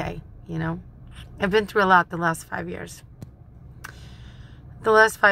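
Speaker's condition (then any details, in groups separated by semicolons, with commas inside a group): No condition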